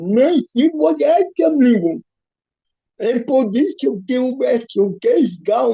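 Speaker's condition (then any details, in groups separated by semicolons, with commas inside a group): Cerebral palsy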